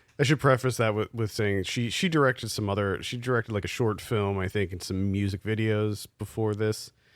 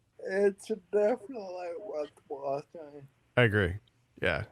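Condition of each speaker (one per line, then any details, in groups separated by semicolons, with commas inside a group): No condition
Friedreich's ataxia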